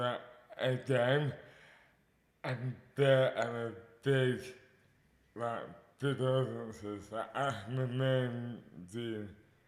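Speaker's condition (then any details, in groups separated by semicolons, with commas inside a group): Dystonia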